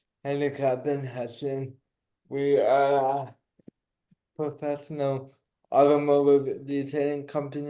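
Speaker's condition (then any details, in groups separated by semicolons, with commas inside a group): Cerebral palsy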